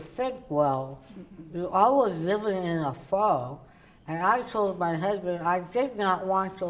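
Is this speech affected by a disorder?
Yes: oral cavity cancer, partial glossectomy; partial glossectomy with reconstruction, radiation, palatal device; after surgery and radiation; tongue cannot reach palate, speech needed help, food collects.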